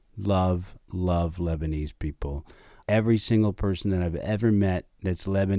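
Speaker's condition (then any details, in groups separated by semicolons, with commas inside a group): No condition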